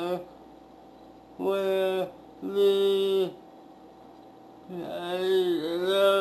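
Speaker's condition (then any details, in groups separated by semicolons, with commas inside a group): Speech impairment after birth surgery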